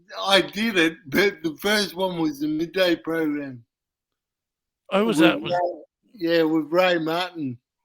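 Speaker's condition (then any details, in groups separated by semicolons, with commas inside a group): Cerebral palsy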